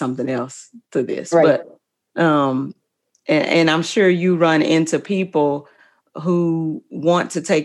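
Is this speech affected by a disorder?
No.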